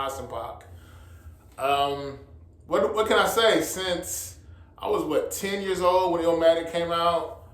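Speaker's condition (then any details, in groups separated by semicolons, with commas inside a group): No condition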